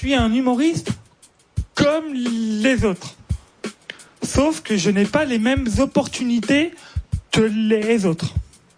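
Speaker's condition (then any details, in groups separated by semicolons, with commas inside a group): Stuttering; self-described as just a speech disorder, not a handicap; stand-up set at Jamel Comedy Club, voice deliberately left unedited, acknowledges stumbling on stage; stuttering disfluency in stand-up delivery, audible stumbles; prolonged sounds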